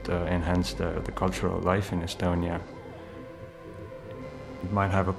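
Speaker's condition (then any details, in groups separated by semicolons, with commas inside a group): No condition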